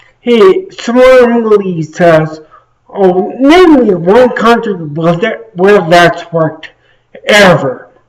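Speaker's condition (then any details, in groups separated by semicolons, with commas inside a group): Traumatic brain injury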